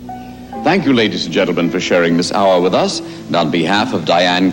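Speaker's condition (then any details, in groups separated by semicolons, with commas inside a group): No condition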